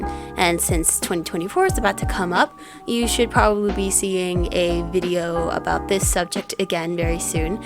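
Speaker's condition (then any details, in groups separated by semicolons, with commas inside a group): No condition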